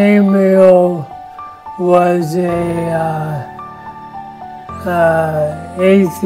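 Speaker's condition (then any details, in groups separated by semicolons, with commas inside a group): ALS; losing clear speech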